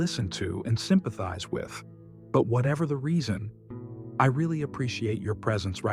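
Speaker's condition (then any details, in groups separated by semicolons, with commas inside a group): No condition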